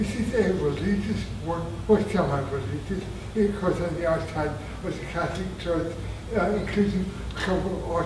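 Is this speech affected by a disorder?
Yes: traumatic brain injury; near-fatal injury.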